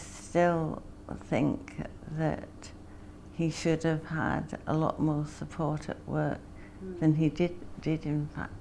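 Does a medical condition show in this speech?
Yes: Parkinson's disease; blank facial expression.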